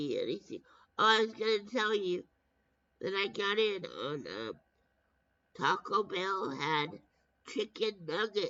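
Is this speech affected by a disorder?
Yes: brain injury.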